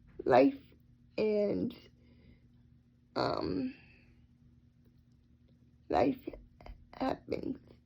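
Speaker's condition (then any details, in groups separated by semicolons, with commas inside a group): Cerebral palsy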